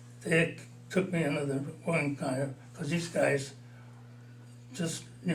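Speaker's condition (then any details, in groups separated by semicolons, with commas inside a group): Parkinson's disease; mild, about four years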